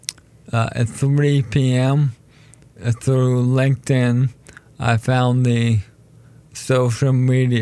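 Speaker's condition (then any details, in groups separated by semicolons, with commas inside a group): ALS; diagnosed almost 4 years ago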